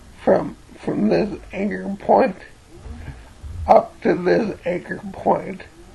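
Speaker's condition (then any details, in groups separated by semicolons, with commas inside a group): Cerebellar ataxia from brain tumour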